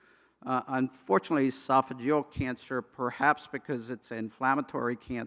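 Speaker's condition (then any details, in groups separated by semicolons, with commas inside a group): No condition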